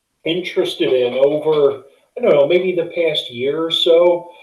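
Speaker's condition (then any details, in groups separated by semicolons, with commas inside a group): No condition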